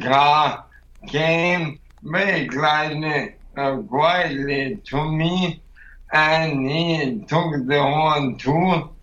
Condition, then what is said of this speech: ALS (motor neuron disease). But it's going inside, my deep inside, and then I can write much more than I can speak.